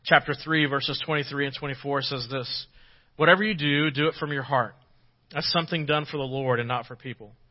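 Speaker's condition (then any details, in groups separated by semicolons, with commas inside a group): No condition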